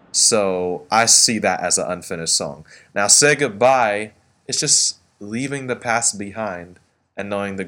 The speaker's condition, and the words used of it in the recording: None; typical speech.